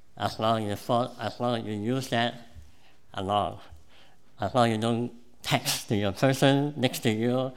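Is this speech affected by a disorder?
Yes: cleft palate; congenital cleft palate.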